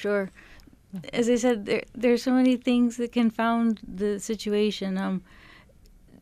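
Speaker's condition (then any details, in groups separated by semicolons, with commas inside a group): Parkinson's disease; deep brain stimulation surgery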